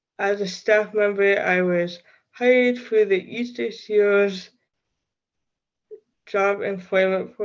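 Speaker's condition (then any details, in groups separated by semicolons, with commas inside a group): Cerebral palsy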